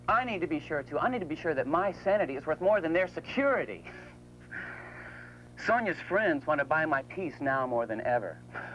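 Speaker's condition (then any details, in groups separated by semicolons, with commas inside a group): No condition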